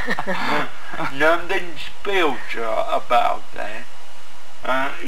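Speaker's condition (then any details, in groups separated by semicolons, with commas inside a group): Cerebral palsy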